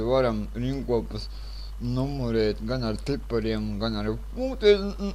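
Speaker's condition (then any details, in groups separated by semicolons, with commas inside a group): Cerebral palsy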